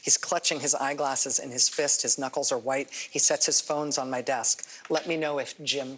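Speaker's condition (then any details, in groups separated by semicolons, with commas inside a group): No condition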